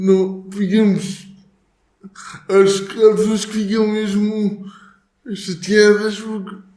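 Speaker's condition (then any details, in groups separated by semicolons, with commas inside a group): Cerebral palsy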